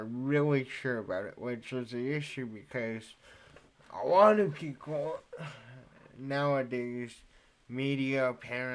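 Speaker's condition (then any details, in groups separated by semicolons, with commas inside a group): Cerebral palsy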